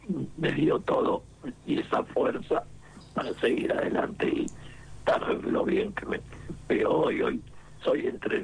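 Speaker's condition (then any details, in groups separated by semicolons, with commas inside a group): Laryngectomy, esophageal speech; esophageal voice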